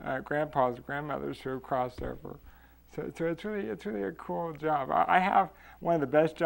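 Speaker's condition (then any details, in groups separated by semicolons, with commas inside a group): Cerebral palsy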